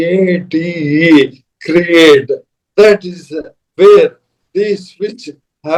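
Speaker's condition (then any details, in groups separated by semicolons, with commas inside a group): ALS / motor neuron disease, severe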